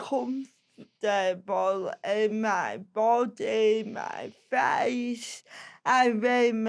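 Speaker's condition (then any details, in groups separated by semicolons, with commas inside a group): Cerebral palsy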